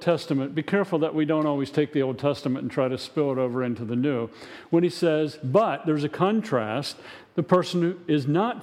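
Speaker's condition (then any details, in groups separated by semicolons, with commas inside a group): No condition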